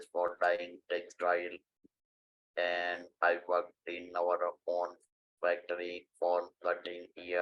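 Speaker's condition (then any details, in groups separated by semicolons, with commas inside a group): Stage IV larynx cancer; 26 years since diagnosis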